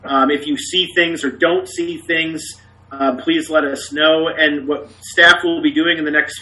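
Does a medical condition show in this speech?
No.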